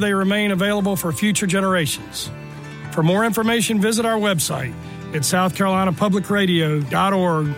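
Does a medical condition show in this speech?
No.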